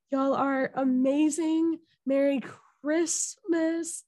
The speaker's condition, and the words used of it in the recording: Stuttering. Those words brought me to tears, as you can tell with my voice.